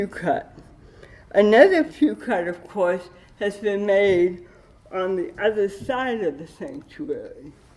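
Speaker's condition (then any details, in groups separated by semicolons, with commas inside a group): Cerebral palsy with dystonia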